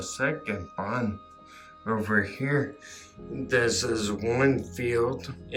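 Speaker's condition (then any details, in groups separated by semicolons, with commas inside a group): Ataxia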